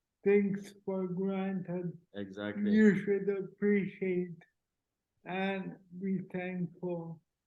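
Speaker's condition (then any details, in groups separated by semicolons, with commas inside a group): Cerebral palsy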